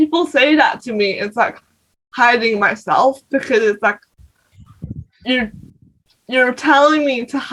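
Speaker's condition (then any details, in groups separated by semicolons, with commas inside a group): Cerebral palsy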